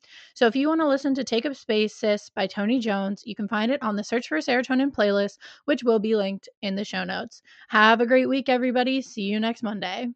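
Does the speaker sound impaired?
No.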